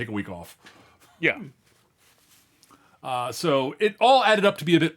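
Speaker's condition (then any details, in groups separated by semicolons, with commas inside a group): No condition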